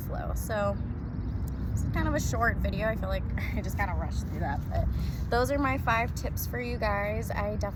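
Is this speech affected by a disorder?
No.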